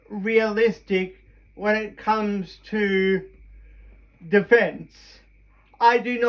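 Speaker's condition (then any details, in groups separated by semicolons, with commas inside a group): Cerebral palsy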